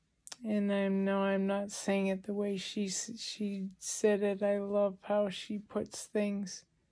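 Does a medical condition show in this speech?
Yes: ALS.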